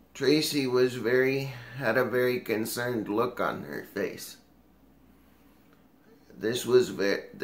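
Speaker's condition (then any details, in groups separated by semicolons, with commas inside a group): Cerebral palsy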